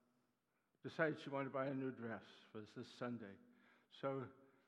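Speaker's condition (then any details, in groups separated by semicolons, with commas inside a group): Parkinson's disease; Parkinson's attacks muscles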